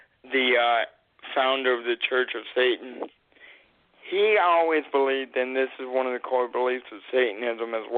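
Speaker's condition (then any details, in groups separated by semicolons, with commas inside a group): Cerebral palsy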